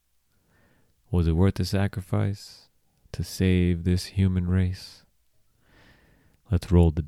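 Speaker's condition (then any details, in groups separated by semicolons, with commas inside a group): No condition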